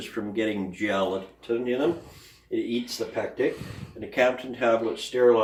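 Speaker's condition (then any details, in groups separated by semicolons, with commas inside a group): No condition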